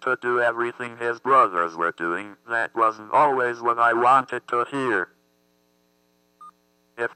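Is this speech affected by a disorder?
Yes: athetoid cerebral palsy; family couldn't understand.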